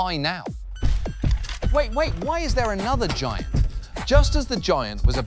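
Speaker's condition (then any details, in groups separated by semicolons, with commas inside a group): No condition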